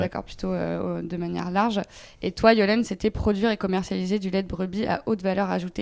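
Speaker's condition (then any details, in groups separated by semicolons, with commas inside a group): No condition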